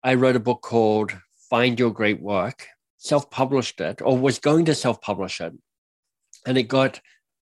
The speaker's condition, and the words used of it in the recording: Cleft palate. You know, I've got a speech impediment.